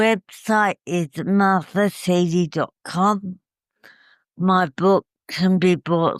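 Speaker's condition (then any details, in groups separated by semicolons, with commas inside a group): Cerebral palsy; uses wheelchair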